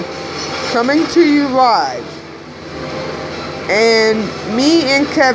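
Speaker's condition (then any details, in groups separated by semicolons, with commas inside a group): Cerebral palsy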